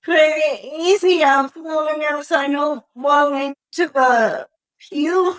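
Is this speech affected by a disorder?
Yes: cerebral palsy; could not speak early, no babbling, went straight to 4-year-old vocabulary, speech therapy in public school.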